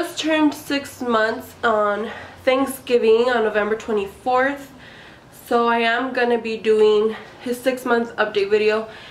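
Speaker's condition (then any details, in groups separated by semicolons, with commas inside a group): No condition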